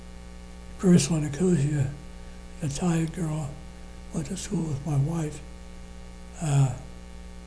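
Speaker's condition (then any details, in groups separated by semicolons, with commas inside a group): Parkinson's disease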